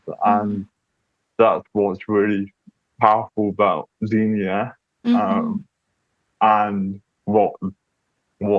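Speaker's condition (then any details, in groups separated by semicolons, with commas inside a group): Cerebral palsy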